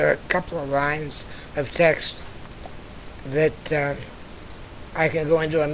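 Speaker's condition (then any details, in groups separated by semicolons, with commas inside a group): Spinal muscular atrophy type two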